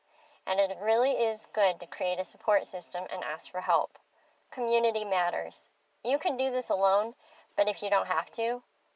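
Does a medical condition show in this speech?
Yes: bilateral cleft lip and palate; congenital; without partial air escapes to nasal passage, mushy unclear speech, could not roll r's, now improved.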